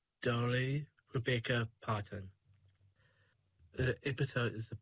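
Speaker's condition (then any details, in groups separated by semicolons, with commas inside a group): Down syndrome; age 21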